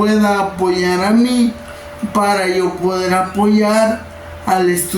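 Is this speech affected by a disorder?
Yes: cerebral palsy.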